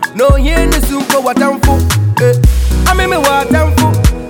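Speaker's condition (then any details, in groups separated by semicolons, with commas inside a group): No condition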